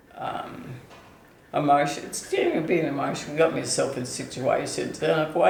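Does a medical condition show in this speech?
Yes: ALS/MND; onset foot drop, later tongue and speech involvement; progressive paralysis, prior immunoglobulin therapy, deterioration continuing; tongue symptoms about a year, speech now affected.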